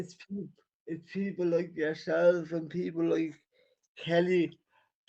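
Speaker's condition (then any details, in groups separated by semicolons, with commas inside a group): Cerebral palsy; wheelchair user since childhood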